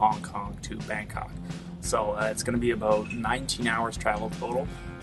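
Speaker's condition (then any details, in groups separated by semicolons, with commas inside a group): No condition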